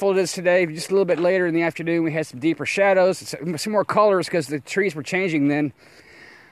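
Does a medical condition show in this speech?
No.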